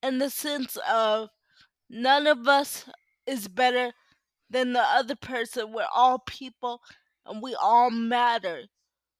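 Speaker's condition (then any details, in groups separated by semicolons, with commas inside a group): Cerebral palsy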